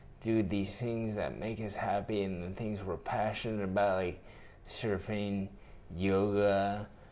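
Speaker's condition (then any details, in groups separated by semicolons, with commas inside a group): Traumatic brain injury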